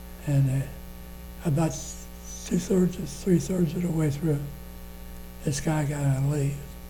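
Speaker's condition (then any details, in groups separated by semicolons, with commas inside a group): Parkinson's disease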